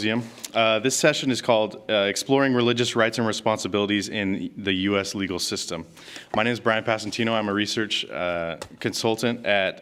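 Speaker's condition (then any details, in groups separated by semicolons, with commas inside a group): No condition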